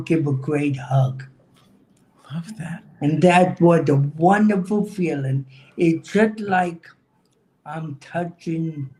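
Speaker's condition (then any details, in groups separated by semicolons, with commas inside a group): Cerebral palsy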